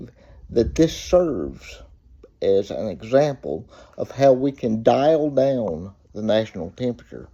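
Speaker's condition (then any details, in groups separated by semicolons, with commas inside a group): Cerebral palsy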